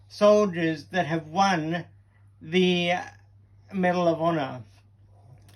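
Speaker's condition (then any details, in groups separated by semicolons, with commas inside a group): Cerebral palsy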